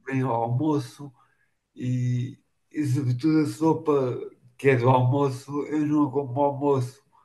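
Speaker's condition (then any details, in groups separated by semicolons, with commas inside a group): Machado-Joseph disease (sca3)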